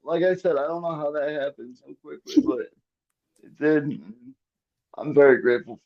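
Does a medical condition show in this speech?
Yes: cerebral palsy; quadriplegic from birth, brain injury from brain bleed at birth, arms and legs affected, cannot walk.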